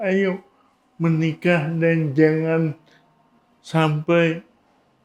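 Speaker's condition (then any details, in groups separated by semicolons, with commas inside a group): Cerebral palsy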